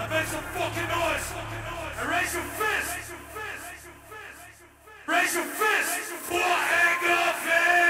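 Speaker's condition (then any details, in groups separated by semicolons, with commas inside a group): No condition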